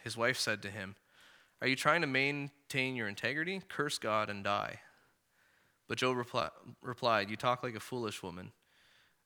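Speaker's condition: No condition

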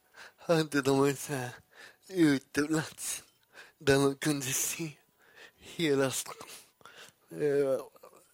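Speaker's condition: Cerebral palsy; poor balance

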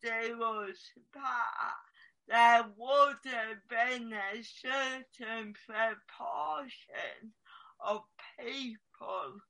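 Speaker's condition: Cerebral palsy; since childhood

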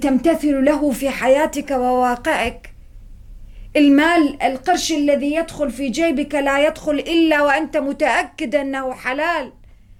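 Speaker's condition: No condition

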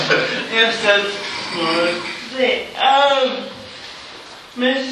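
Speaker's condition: Cerebral palsy

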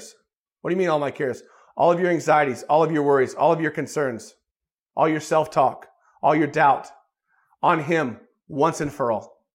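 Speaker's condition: No condition

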